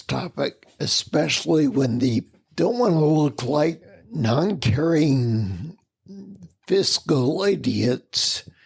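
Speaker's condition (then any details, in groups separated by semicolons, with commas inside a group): Spinocerebellar ataxia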